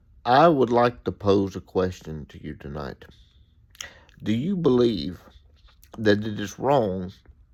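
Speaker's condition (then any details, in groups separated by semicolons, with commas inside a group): Cerebral palsy; reports speaking clearly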